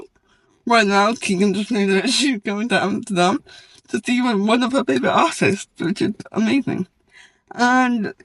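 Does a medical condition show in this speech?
Yes: cerebral palsy.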